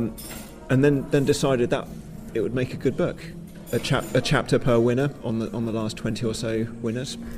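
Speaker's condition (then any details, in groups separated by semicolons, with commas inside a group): No condition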